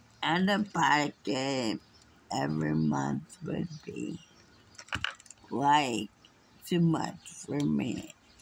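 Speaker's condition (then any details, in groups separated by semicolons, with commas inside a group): Friedreich's ataxia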